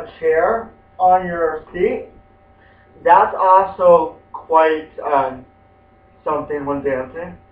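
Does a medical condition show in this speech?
Yes: spastic quadriplegic cerebral palsy.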